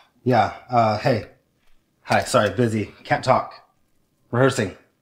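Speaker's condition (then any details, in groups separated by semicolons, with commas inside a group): No condition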